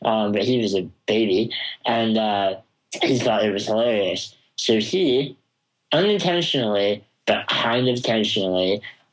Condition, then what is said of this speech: Spinal muscular atrophy. I don't understand why I'm talking to a guy that sounds kind of mumbly.